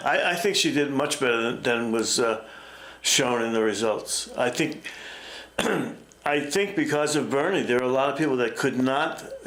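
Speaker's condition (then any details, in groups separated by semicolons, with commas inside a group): No condition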